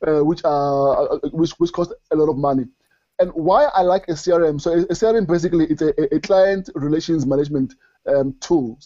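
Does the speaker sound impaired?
Yes: stutter; stutter since childhood, grew up with it, never outgrew it; bit of a stutter, audibly battles it while talking, milder than few years ago; severe in school, school speech took whole period, avoided speaking careers, disliked call-center job due to stammering; here repeated words, blocks.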